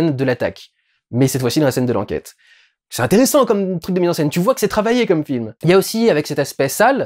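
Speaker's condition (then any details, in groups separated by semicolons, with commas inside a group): No condition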